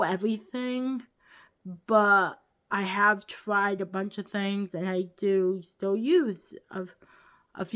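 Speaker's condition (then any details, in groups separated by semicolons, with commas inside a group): Cerebral palsy; lifelong, ankle-foot orthoses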